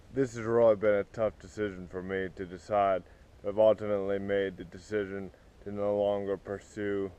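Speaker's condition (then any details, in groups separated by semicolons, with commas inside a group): Cerebral palsy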